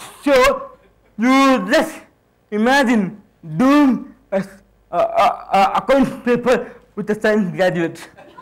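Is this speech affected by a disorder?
Yes: cerebral palsy.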